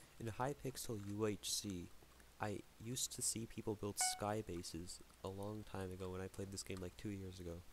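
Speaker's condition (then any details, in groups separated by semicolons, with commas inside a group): No condition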